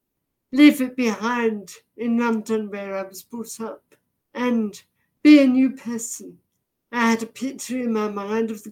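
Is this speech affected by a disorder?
Yes: deafness, severe; progressive, hard of hearing to partially deaf to current level, brain misinterprets sounds and speech, also visually impaired; can hardly understand speech, vocabulary partly picked up from reading.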